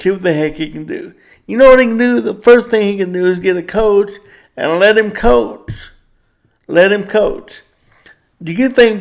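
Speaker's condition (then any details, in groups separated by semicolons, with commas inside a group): Cerebral palsy; power wheelchair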